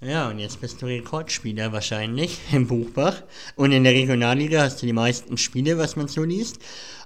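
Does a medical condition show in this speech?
Yes: cleft palate; voice may audibly show the cleft, says by the norm listeners would find podcasting unlistenable.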